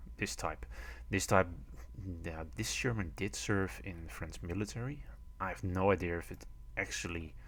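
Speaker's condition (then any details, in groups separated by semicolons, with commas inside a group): No condition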